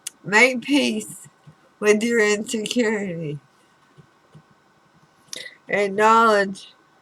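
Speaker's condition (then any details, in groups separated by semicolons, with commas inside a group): Throat cancer radiation damage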